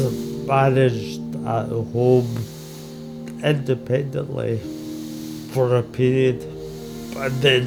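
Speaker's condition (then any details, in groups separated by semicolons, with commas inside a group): Motor neurone disease; tracheostomy after breathing deterioration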